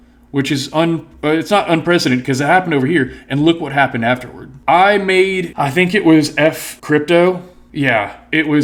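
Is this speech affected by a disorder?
No.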